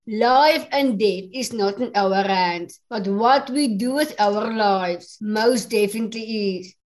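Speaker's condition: Down syndrome; extra chromosome 21, congenital, present since birth, a little slower than others; age 40; English is second language

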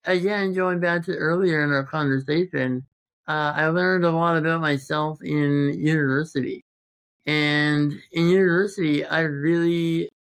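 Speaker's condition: Congenital muscular dystrophy; present since birth

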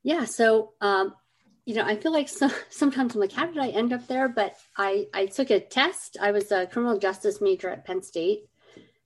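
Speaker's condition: Cleft lip and palate; congenital

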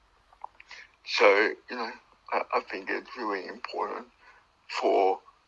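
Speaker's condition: Cerebral palsy; born two months premature

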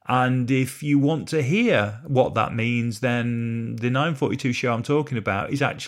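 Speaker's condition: No condition

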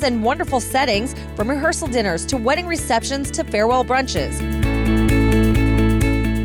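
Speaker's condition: No condition

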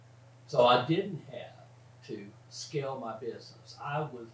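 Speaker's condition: Aphasia after stroke, primary progressive aphasia; initially no talking, reading or writing, one word only, understood everything, now thinks of every word

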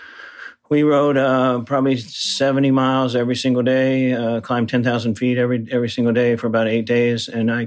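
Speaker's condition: Parkinson's disease; six years since diagnosis, new walking difficulty, needs hand support, minimal medication initially, heavy weightlifting

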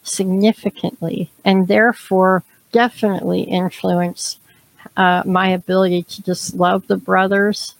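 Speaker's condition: Cleft palate; extremely severe

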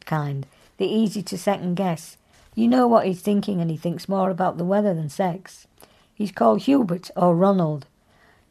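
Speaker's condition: No condition

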